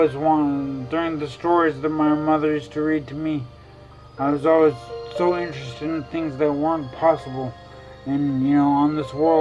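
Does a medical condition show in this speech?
Yes: traumatic brain injury.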